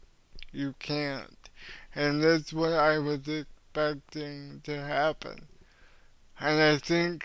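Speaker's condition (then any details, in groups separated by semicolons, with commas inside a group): Cerebral palsy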